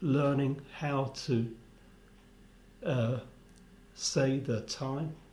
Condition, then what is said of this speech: Aphasia. I've attained so many skills of being able to speak slowly and clearly and precisely that it's done an enormous amount of good for me.